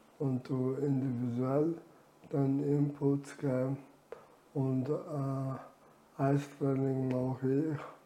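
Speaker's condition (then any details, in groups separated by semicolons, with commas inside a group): ALS; reduced air makes talking effortful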